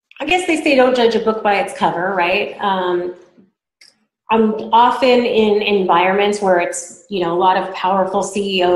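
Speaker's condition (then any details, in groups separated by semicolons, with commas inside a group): No condition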